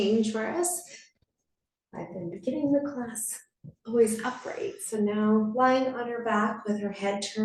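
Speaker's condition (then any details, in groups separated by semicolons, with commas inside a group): No condition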